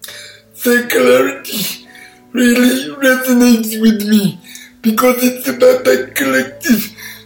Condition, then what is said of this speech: Cerebral palsy. Like, as people probably realize, I have a speech impairment.